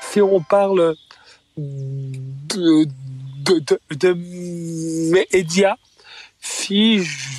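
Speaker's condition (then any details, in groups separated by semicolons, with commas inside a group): Stuttering; developmental stuttering, diagnosed at age 4, first misdiagnosed as Gilles de la Tourette by psychiatrist; stutter noticeable on stage, audience thought stutter was acted, elocution and rhythm not radio-smooth; repeated sounds, blocks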